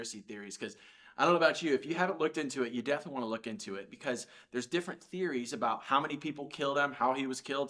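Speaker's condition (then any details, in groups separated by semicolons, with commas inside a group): No condition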